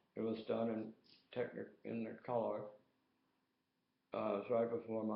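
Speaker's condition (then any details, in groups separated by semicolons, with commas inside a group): Tongue cancer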